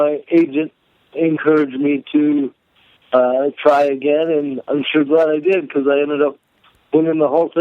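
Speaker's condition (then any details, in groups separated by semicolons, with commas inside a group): Cerebral palsy; may sound drunk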